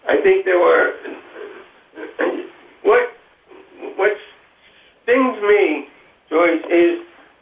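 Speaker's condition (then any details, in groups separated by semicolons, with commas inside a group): Parkinson's disease; Parkinson's diagnosed five years ago, stutter since at least college years; Parkinson's attacks the jaw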